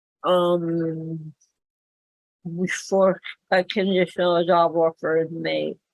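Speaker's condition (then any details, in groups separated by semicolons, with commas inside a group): Cerebral palsy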